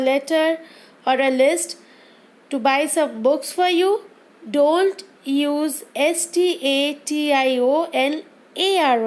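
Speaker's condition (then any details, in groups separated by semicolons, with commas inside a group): No condition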